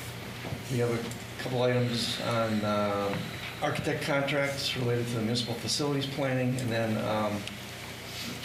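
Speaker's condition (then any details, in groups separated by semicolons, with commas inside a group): No condition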